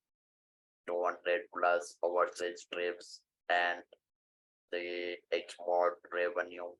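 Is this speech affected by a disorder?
Yes: stage IV larynx cancer; lost natural speaking, voice sounded like singing in water.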